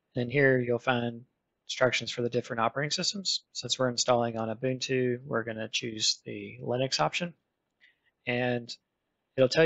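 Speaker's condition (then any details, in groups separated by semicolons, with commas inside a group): No condition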